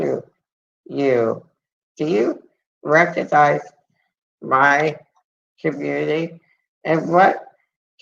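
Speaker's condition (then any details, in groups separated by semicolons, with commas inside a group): Muscular dystrophy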